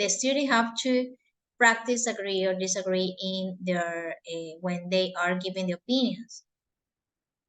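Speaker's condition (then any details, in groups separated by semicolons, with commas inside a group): No condition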